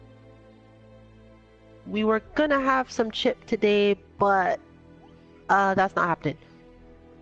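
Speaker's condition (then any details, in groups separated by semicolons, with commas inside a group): No condition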